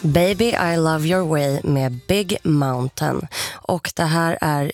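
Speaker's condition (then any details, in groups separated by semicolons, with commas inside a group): No condition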